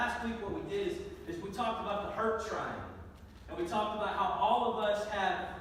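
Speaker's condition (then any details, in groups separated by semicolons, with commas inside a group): No condition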